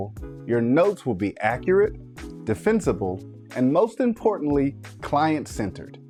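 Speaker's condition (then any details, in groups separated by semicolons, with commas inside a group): No condition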